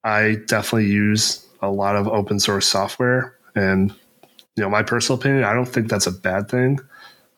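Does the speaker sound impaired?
No.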